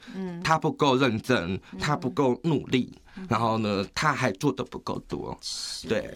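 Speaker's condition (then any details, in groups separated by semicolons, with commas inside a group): Severe hearing loss, cochlear implant; progressive hearing loss from kindergarten, very severe by first year of high school; very clear expression, no sense of communication disorder per host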